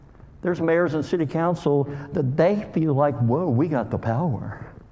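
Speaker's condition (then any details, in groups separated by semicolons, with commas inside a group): Cleft lip and palate; called hair lip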